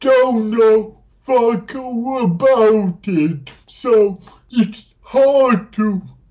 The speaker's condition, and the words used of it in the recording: Dysarthria. Yeah, no, it just sounds like, you know, I having talked to you for the last few minutes now, you're very easy to understand.